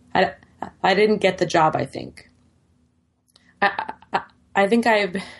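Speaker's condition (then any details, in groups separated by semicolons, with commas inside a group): Stuttering; therapy over past 3 years: fluency shaping, stuttering modification, voluntary stuttering, subway talks with strangers; desensitization through stuttering community, meeting people who stutter, openly disclosing stuttering, no voluntary stuttering used; not trying not to stutter, some situations hard and challenging; repeated words, blocks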